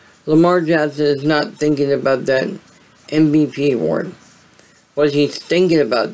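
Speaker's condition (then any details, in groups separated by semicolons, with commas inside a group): Cerebral palsy; voice sound affected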